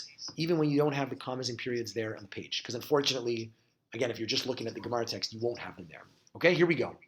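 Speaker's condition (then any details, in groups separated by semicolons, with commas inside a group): No condition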